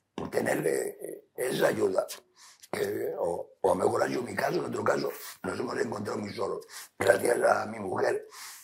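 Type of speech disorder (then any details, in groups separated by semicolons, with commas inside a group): Speech with a voice prosthesis; total laryngectomy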